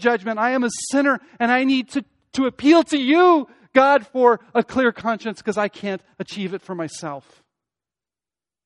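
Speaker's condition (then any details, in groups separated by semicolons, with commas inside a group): No condition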